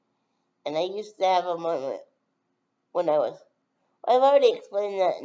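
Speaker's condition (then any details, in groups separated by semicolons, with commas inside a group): Brain injury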